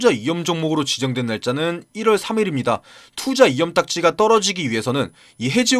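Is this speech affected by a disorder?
No.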